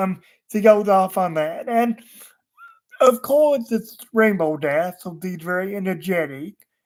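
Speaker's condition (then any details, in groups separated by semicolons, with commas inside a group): Cerebral palsy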